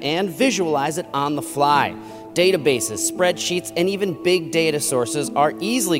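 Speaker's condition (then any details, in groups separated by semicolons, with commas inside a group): No condition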